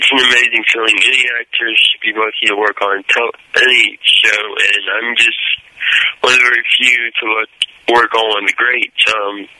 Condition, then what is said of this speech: Cerebral palsy. Since I don't really use crutches and my character has more of a stutter, they really wanted someone that really had a severe case of